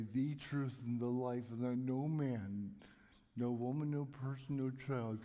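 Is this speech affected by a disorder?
Yes: cerebral palsy; may be hard to understand.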